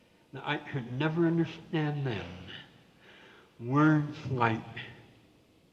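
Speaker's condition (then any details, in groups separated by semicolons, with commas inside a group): Severe cleft palate with lisp; congenital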